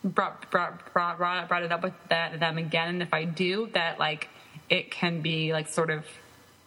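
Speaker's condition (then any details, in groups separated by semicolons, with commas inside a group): Stuttering; therapy over past 3 years: fluency shaping, stuttering modification, voluntary stuttering, subway talks with strangers; stutters at times; repeated sounds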